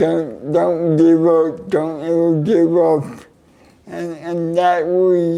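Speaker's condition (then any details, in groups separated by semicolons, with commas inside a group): Cerebral palsy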